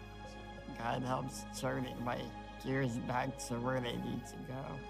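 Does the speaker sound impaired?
Yes: Duchenne muscular dystrophy; progressive weakness destroying all muscles, walked as child, stopped walking at age 7.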